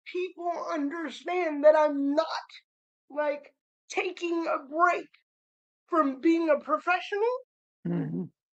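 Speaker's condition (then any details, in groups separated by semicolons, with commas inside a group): Cerebral palsy; spastic cerebral palsy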